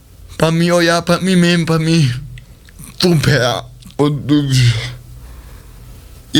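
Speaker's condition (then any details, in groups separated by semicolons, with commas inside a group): Cerebral palsy; speech not normal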